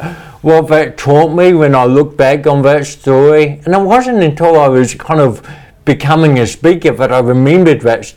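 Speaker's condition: Cerebral palsy; speech impediment, talks funny

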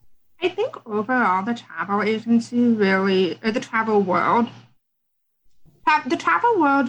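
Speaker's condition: Deafness; had speech therapy

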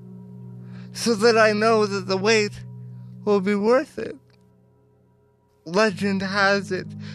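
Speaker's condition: Cerebral palsy; power wheelchair user

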